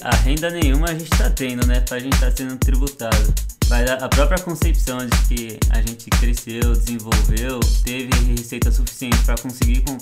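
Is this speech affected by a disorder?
No.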